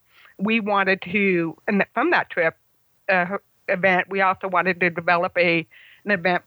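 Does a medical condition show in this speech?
Yes: congenital hearing loss; congenital deafness, mother had German measles in pregnancy, about 75% hearing loss; cannot hear motorcycle engine or tires, relies on other cues to shift gear.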